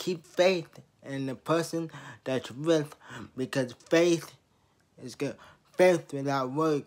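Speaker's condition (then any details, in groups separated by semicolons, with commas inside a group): Traumatic brain injury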